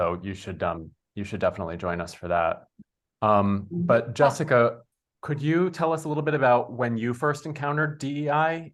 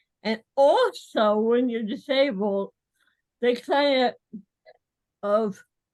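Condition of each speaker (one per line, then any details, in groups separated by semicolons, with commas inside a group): No condition
Cerebral palsy; speech and movement visibly affected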